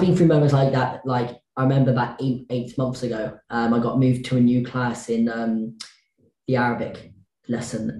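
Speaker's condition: Stammer; stammer with learning disability, former therapist taught word substitution, current therapist: say intended words; age 14, ongoing speech therapy, accepts stammering rather than swapping words; not severe; repeated sounds

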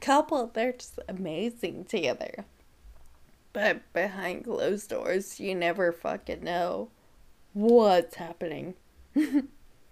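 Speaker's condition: Friedreich's ataxia; wheelchair user

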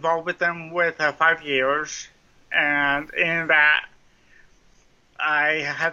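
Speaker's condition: Cerebral palsy; mild form

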